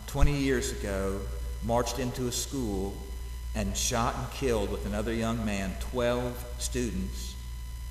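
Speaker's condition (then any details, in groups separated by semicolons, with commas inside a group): No condition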